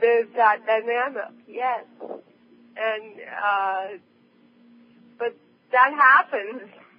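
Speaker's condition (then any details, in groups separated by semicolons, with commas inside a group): Cerebral palsy; present from birth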